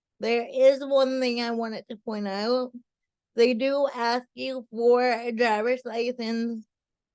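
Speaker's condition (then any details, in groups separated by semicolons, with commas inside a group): Cerebral palsy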